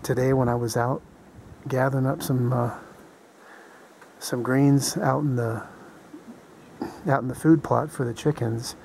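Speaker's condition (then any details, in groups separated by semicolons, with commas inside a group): No condition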